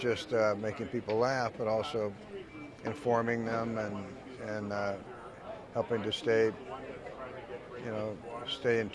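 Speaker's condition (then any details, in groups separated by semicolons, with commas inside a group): No condition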